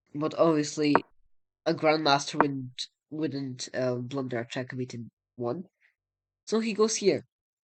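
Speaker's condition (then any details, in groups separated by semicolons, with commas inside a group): No condition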